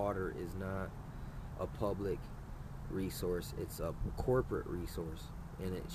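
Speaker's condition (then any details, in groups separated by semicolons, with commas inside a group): No condition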